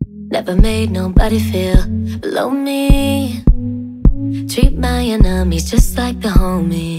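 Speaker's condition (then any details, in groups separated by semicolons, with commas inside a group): No condition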